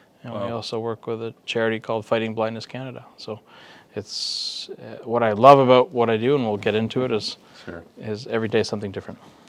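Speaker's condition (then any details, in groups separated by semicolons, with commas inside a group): No condition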